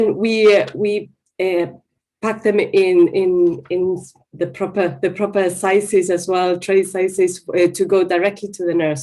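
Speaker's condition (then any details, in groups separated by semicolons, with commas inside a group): No condition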